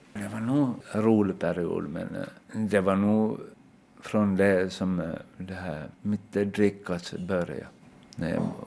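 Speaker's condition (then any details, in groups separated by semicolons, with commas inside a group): Aphasia after brain injury; taken to Malmska Sjukhuset, later tested in Vasa, past seizures treated with medication, now off medication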